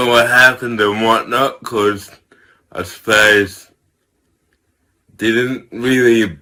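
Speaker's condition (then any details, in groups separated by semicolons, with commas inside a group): Cerebral palsy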